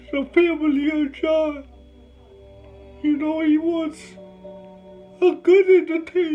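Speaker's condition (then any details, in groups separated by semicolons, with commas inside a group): Cerebral palsy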